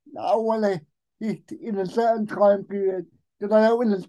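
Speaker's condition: Cerebral palsy; speech affected, can get rambly when nervous

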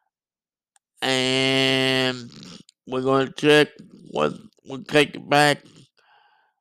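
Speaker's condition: Cerebral palsy and muscular dystrophy; onset at three months old after an illness

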